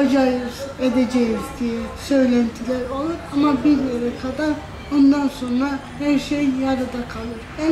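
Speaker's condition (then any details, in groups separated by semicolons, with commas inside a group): Spastic cerebral palsy; spastic, birth complications, affects walking; walks differently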